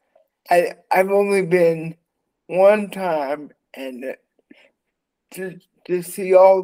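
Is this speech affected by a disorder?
Yes: cerebral palsy; from birth, wheelchair user, $100 Amazon manual chair as travel backup.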